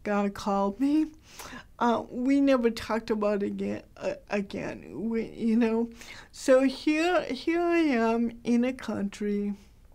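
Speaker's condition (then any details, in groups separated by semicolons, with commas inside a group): Cerebral palsy, mild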